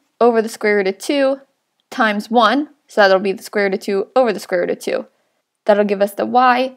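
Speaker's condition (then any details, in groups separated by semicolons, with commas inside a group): No condition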